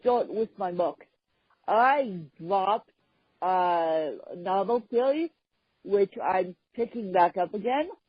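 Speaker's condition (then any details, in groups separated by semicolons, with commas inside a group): Cerebral palsy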